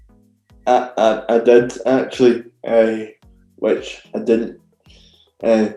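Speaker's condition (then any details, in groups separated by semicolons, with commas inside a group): Cerebral palsy; very rigid body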